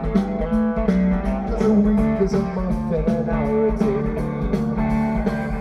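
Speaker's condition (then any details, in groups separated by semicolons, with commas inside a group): No condition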